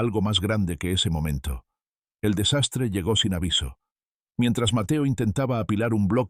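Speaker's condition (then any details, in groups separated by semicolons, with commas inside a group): No condition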